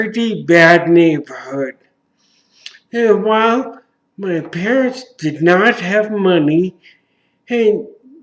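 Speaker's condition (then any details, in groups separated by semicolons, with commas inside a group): Traumatic brain injury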